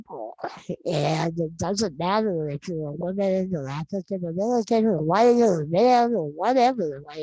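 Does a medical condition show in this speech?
Yes: non-progressive muscular dystrophy.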